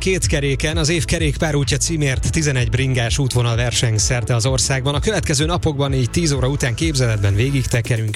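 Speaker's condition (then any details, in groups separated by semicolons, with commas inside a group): No condition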